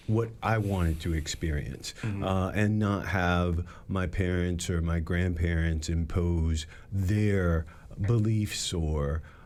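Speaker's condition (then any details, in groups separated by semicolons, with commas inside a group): No condition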